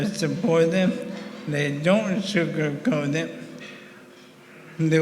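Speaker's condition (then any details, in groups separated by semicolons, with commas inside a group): ALS; about 1.5 years since diagnosis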